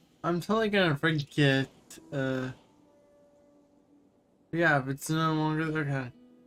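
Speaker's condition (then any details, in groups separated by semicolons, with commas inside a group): Cerebral palsy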